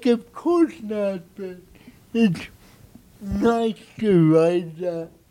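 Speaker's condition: Cerebral palsy; no medication

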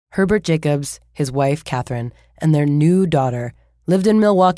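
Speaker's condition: No condition

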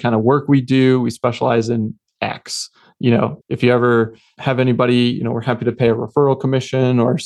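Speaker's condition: No condition

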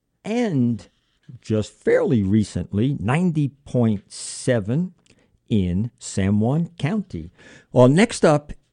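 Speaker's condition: No condition

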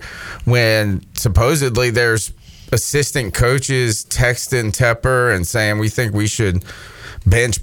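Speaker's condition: No condition

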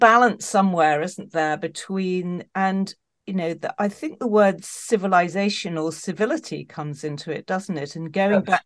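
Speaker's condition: No condition

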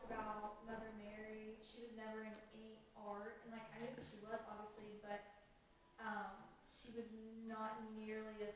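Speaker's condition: No condition

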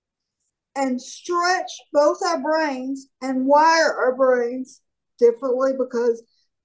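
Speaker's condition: Cerebral palsy; from birth

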